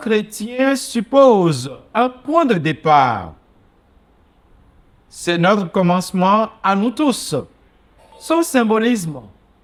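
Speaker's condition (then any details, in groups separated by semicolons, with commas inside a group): No condition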